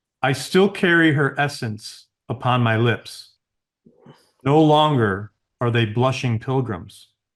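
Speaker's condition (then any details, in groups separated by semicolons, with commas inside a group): No condition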